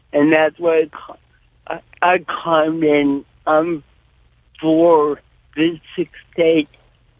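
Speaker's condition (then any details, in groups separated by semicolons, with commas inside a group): Cerebral palsy, severe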